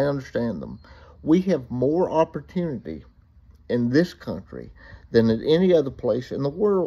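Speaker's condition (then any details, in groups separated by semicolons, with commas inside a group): Cerebral palsy; from birth, wheelchair user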